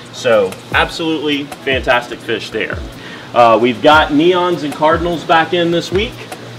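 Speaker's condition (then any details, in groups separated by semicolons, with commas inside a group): No condition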